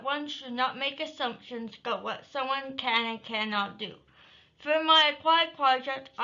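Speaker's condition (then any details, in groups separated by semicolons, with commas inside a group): Cerebral palsy; from birth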